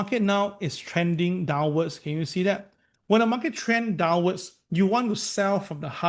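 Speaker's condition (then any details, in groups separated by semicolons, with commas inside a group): No condition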